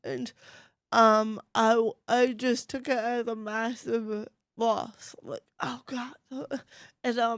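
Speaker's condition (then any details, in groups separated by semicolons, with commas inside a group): Cerebral palsy, mild; affects voice and one hand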